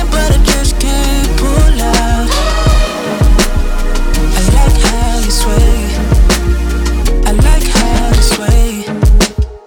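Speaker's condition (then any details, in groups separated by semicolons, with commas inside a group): No condition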